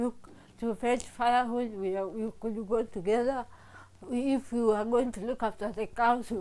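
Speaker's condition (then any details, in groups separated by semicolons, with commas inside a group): Cerebral palsy; from birth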